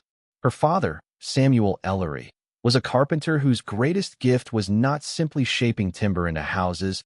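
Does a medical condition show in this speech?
No.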